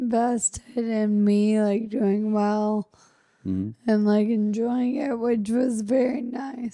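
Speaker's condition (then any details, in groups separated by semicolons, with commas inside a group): Friedreich's ataxia; wheelchair user, gets around and functions independently, partner Matt makes daily life easier; symptoms vary day to day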